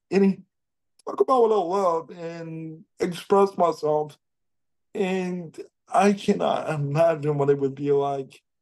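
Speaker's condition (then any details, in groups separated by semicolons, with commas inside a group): Cerebral palsy; speech somewhat affected by cerebral palsy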